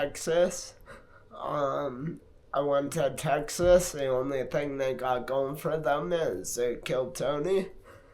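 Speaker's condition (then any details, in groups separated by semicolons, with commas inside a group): Multiple sclerosis; affects hands and left arm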